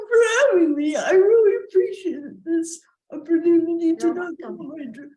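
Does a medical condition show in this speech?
Yes: cerebral palsy.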